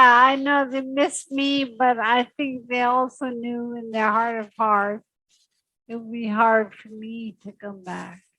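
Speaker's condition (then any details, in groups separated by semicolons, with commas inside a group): Secondary progressive multiple sclerosis; secondary progressive, spastic stiff legs; about 37 years, walks few steps in therapy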